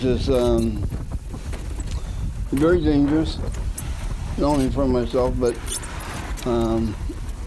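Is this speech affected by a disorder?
Yes: Parkinson's disease; young onset, diagnosed at age 30 at stage 4, found during neck surgery after car accident; stage 5, about 24 years since diagnosis, wheelchair user for 8 years.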